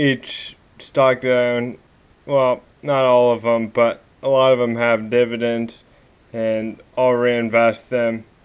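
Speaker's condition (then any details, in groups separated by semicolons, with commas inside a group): Cerebral palsy, spastic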